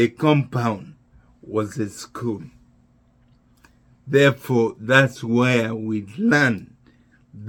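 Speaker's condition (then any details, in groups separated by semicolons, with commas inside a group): Neurological disease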